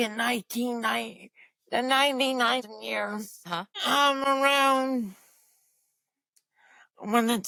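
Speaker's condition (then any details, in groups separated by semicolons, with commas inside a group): Cerebral palsy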